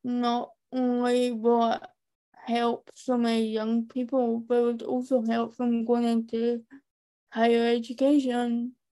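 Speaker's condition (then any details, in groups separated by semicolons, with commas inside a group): Profound hearing loss, cochlear implant user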